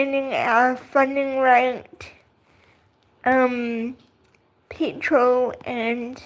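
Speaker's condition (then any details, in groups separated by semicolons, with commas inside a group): Cerebral palsy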